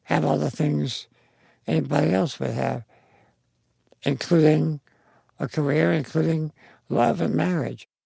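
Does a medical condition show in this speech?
Yes: spinal muscular atrophy, congenital.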